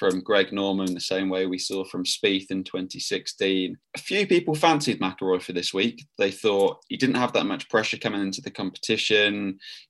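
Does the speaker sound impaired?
No.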